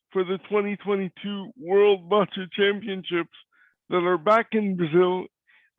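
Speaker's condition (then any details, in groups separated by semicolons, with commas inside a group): Cerebral palsy; cannot walk; voice is different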